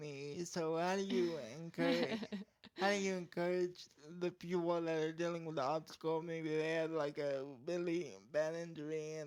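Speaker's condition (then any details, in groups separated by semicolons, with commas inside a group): Cerebral palsy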